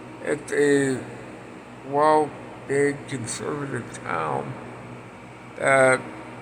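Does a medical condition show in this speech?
Yes: Parkinson's; speech impediment.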